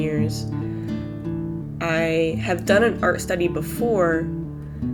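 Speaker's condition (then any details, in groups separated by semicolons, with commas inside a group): No condition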